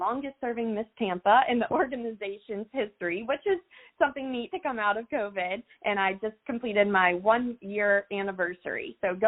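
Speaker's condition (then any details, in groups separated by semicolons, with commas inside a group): No condition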